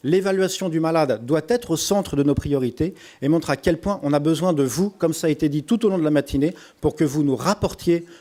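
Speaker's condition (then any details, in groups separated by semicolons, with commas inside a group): No condition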